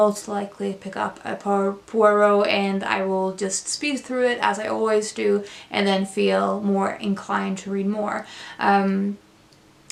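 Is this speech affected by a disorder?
No.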